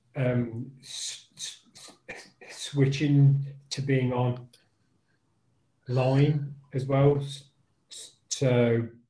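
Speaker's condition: Stammer; stammer since childhood, hard reading aloud at school, phone calls, ordering train tickets, phone callers hung up thinking prank call; still stammers, lockdown impacted stammer, had mask made saying i stammer, you'll have to wait; sound, word and phrase repetitions, part-word repetitions, fillers like um and uh; repeated sounds, prolonged sounds, blocks

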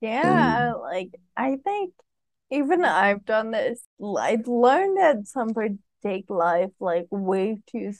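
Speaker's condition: Friedreich's ataxia; spits when talking or laughing

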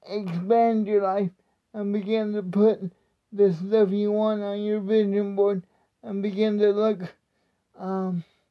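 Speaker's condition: Cerebral palsy; speech not affected by disability

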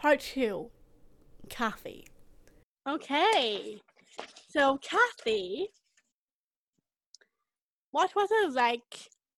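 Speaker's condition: Down syndrome; moyamoya disease, stroke, brain surgery by Dr. Smith at Boston Children's Hospital, second stroke; about 5 years after surgery and strokes, greatly progressed, speaks and interviews family; unable to talk after stroke, speech trouble, swallowing and eating problems after surgery, play-based therapy

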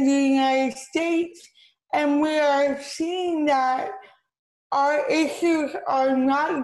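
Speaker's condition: Cerebral palsy; diagnosed at age 2, physical therapy, fall with injury after slipping on wet floor

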